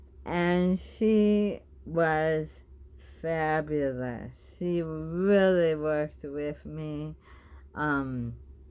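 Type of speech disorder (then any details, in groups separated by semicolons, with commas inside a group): Bulbar dysarthria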